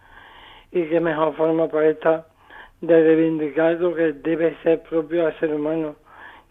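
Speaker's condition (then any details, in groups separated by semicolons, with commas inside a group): Amyotrophic lateral sclerosis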